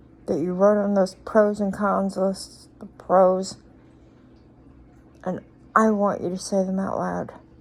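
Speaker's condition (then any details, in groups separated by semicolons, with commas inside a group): Cerebral palsy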